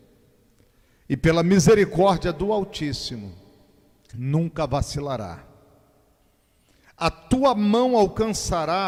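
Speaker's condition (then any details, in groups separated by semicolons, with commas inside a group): No condition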